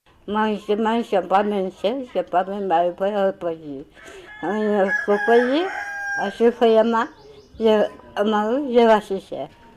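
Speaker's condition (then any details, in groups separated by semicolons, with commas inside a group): Tongue cancer surgery; tongue cancer, chemotherapy then surgery; about a year since diagnosis, cancer-free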